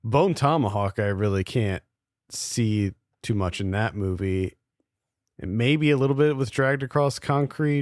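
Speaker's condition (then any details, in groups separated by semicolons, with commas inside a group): No condition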